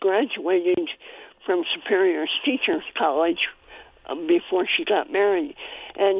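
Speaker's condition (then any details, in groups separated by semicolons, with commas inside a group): Cleft palate; congenital cleft palate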